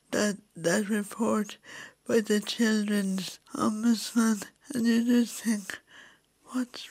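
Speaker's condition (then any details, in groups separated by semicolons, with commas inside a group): Cerebral palsy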